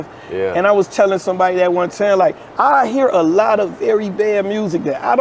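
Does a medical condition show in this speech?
No.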